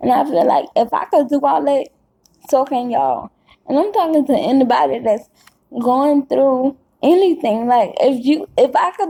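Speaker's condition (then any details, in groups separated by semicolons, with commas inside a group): Cerebral palsy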